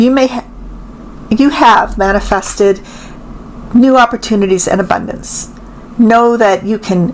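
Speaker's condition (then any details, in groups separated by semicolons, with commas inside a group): No condition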